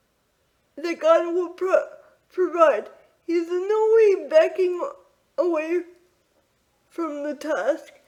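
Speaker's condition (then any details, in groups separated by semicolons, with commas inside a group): Quadriplegic cerebral palsy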